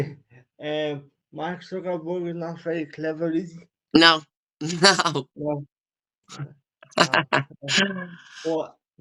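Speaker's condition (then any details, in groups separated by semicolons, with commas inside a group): Cerebral palsy; wheelchair user since childhood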